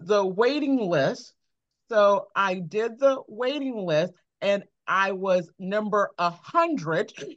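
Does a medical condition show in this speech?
Yes: aphasia after stroke; trouble with mental arithmetic, walking difficulty after stroke; over a year since stroke; fluent with frequent 'you know' fillers, restarts, trailing unfinished sentences.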